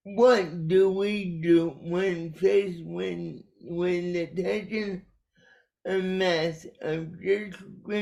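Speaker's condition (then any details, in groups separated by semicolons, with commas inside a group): Cerebral palsy; caused by brainstem aneurysm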